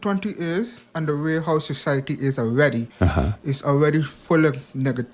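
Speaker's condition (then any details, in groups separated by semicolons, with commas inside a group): Hearing impairment; past speech impediment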